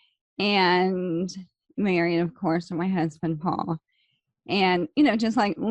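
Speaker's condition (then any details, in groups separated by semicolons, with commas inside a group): ALS; slow progressing form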